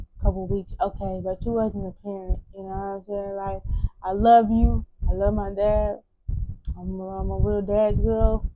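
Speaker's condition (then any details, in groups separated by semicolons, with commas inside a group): Cerebral palsy; wheelchair user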